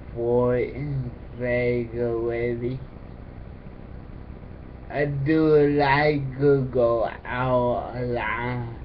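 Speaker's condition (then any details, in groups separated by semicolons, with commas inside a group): Cerebral palsy; physical disability; affects speech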